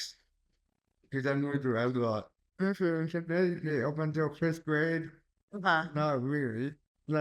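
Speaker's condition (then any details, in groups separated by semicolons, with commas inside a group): Cerebral palsy; caused by stroke at birth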